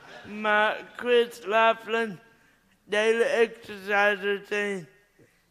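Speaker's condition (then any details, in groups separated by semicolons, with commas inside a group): Cerebral palsy; three botox shots every 3 months at Vanderbilt relax arm muscles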